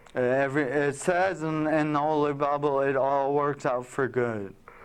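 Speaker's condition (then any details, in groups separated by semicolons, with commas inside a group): Traumatic brain injury; now talking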